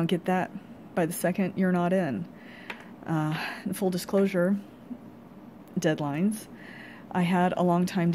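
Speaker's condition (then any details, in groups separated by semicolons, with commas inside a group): No condition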